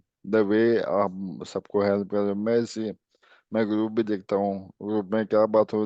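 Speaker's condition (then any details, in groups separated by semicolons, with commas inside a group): ALS; speech improved a little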